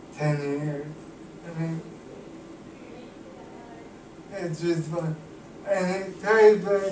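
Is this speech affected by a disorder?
Yes: cerebral palsy; cannot walk, uses wheelchair.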